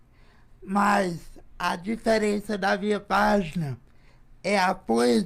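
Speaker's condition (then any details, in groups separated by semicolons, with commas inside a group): Cerebral palsy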